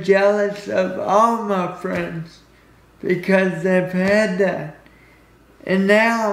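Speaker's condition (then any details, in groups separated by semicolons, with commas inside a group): Cerebral palsy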